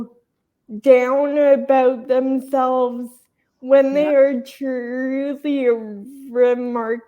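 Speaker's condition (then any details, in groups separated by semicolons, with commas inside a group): Traumatic brain injury; still slows things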